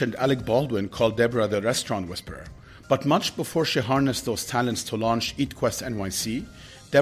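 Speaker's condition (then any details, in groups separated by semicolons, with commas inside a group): No condition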